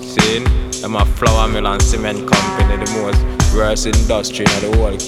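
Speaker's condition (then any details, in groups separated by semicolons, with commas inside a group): No condition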